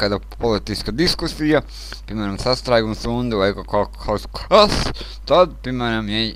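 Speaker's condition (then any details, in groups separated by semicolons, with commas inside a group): Cerebral palsy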